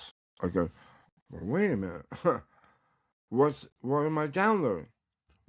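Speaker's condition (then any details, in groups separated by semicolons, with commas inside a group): Tongue cancer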